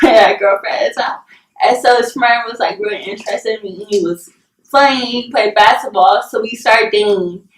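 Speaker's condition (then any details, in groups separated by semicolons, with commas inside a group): Cerebral palsy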